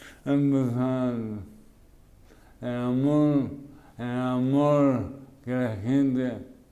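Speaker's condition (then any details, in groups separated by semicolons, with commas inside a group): Amyotrophic lateral sclerosis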